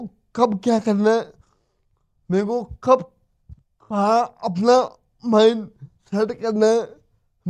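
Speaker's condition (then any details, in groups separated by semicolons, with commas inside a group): Cerebral palsy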